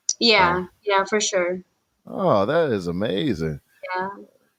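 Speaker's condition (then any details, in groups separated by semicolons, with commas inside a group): No condition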